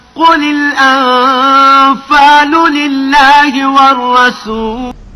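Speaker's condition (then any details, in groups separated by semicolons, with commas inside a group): No condition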